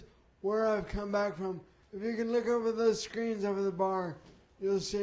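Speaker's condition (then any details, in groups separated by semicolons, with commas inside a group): Traumatic brain injury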